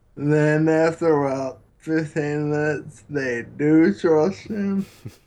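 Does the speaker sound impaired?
Yes: Friedreich's ataxia; degenerative neurological disease, diagnosed around age 16, affects balance, coordination and heart, no cure or treatments.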